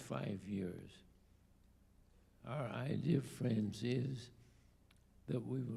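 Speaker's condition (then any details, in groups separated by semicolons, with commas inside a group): ALS; diagnosed about two years ago, late onset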